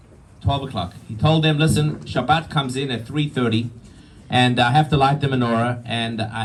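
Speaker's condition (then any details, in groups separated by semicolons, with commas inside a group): No condition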